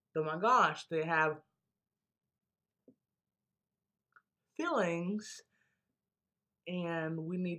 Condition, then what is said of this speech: Stuttering. It just takes us forever to get our point across, and sometimes that just makes us